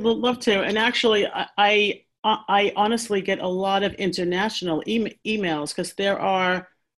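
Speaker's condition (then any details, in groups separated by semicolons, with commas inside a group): Stuttering; person who stutters, personal experience of stuttering, involved in support groups for adults who stutter; earlier felt speech not fluent enough to specialize in stuttering therapy; repeated sounds, prolonged sounds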